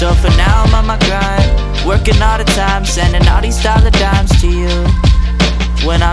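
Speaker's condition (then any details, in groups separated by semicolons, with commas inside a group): No condition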